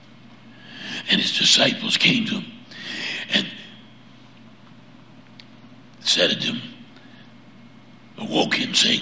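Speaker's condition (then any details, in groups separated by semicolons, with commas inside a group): Laryngeal cancer; laryngectomy scheduled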